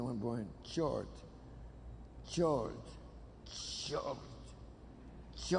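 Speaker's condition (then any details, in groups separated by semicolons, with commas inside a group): Parkinson's disease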